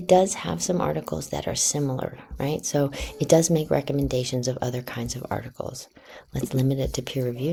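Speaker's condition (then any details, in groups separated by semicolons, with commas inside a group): No condition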